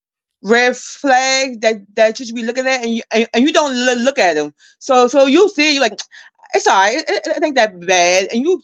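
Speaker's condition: Stuttering; repeated sounds, repeated words

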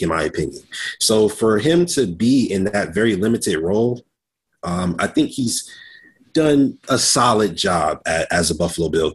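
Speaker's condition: No condition

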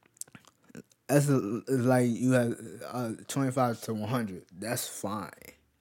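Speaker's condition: Stutter; frequent stutter, described as a disability; stutters a lot, no stuttering while role-playing; prolonged sounds

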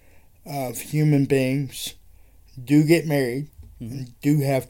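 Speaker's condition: Cerebral palsy; wheelchair user

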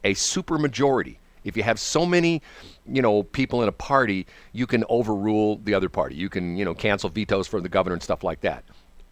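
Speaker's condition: No condition

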